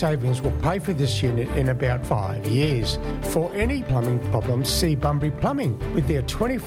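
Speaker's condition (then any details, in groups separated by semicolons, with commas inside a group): No condition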